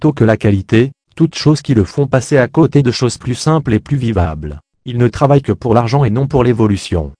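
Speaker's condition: No condition

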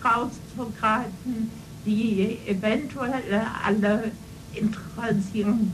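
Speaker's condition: Cerebral palsy; congenital cerebral movement disorder, spasticity and ataxia predominant, brain damage since birth

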